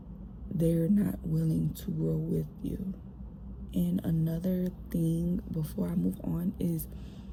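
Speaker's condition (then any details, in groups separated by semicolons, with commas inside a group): No condition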